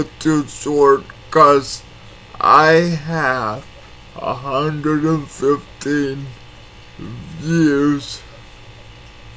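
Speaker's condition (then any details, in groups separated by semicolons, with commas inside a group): Cerebral palsy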